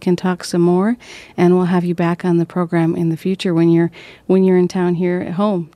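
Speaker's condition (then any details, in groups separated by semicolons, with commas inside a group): No condition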